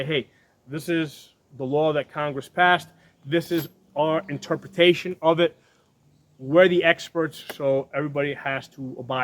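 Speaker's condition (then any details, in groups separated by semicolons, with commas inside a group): No condition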